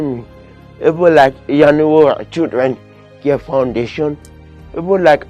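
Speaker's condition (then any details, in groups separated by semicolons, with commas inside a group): Cerebral palsy; limits movement and coordination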